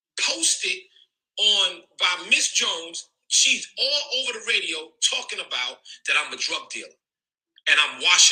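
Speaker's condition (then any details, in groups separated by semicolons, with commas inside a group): No condition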